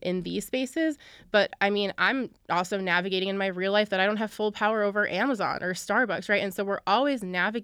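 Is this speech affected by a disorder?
No.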